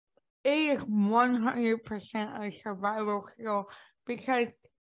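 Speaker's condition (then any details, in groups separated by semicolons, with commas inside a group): Cerebral palsy; since birth, arthritis since age 30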